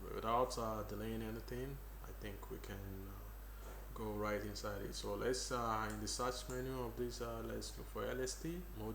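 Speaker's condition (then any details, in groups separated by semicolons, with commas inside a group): No condition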